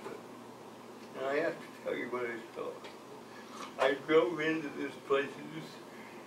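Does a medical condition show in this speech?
Yes: cerebral palsy; from birth.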